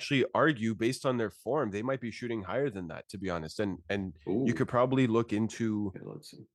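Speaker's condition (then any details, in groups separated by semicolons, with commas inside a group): No condition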